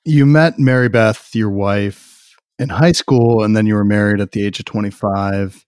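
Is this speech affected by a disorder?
No.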